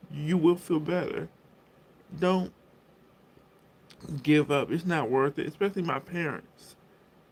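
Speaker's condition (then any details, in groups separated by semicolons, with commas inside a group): Cerebral palsy; 16 surgeries, wrist straightening, both knees reconstructed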